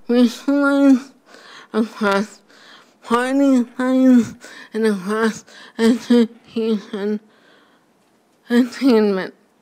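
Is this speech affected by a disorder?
Yes: primary lateral sclerosis.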